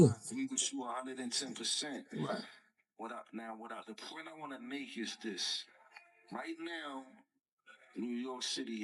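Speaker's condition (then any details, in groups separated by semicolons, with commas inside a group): No condition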